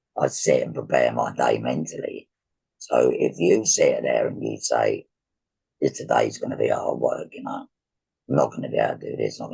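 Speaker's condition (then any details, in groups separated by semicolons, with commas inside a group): Laryngectomy for laryngeal cancer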